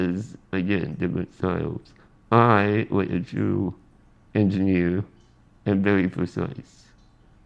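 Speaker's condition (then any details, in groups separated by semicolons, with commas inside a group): Spinal muscular atrophy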